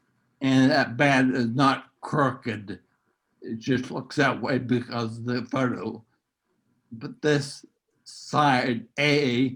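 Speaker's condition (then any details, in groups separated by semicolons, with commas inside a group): Neurological disease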